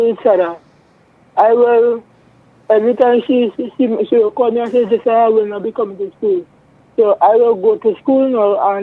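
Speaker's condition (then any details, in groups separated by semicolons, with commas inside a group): Cerebral palsy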